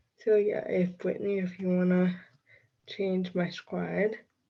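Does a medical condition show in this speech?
Yes: cerebral palsy.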